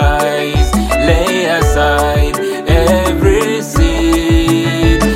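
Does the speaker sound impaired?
No.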